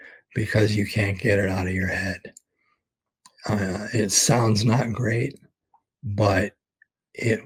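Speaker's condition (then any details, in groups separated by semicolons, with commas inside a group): ALS; expects to lose voice very soon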